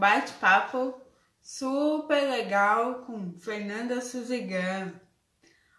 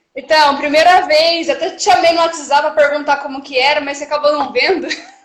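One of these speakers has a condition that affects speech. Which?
The first: cerebral palsy; present since birth, uses wheelchair.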